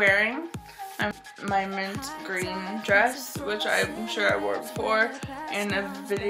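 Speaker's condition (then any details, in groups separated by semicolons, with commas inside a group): Cerebral palsy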